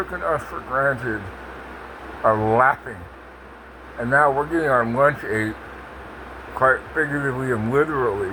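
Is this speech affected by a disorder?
Yes: Parkinson's; speech impediment.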